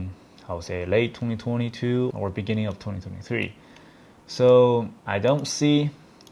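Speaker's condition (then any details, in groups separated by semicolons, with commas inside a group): No condition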